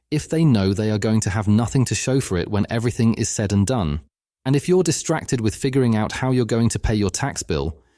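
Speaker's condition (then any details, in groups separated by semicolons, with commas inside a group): No condition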